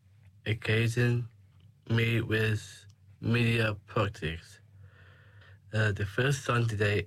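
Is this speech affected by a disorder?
Yes: Down syndrome; 21 years old.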